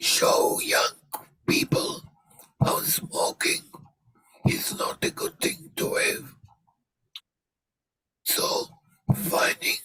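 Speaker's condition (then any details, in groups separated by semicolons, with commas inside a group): Laryngectomy; about 18 years since cancer diagnosis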